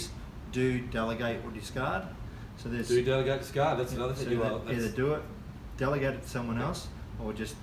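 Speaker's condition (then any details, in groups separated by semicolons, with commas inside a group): No condition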